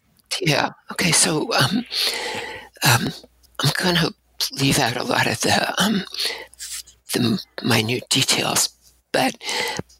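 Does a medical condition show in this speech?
Yes: abductor spasmodic dysphonia; voice lost shouting over rock music, diagnosed Fresno State, two damaging surgeries, last 12 years ago; breathy voice, staccato speaking style, shaky tremor when syllables lengthened, voice worse during university years.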